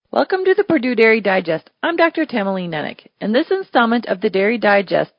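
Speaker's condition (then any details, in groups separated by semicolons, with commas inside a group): No condition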